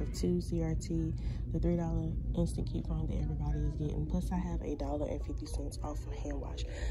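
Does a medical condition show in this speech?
No.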